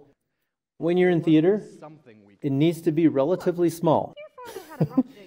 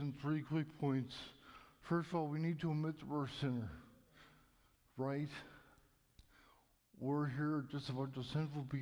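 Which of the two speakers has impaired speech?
The second: cerebral palsy; may be hard to understand.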